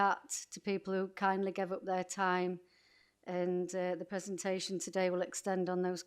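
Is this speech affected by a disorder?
No.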